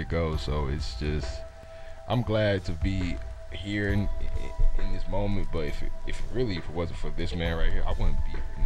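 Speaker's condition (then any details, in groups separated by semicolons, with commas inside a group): No condition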